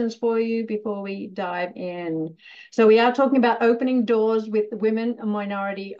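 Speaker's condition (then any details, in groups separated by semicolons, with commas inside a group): No condition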